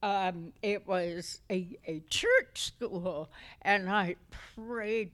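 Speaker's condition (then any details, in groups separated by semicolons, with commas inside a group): Essential tremor; essential tremor affecting voice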